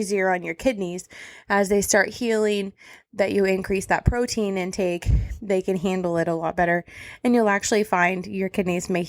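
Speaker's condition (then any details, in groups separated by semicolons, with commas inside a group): No condition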